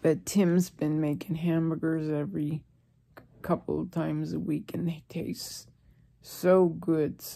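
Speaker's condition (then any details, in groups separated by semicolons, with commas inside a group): ALS; receiving hospice care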